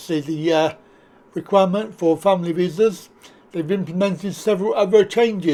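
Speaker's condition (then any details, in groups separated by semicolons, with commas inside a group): Cerebral palsy; back surgery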